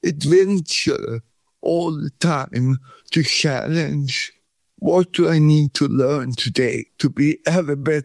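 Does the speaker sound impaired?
Yes: cerebral palsy; from birth, no breathing first 40 minutes at birth, feet opposite of Charlie Chaplin, body shaking 40 years.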